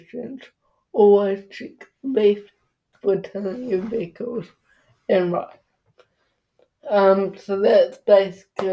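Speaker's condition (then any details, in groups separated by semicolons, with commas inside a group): Cerebral palsy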